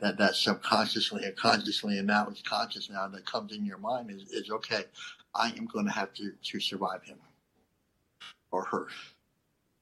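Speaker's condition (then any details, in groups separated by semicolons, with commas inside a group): Cleft lip and palate; not fully formed at birth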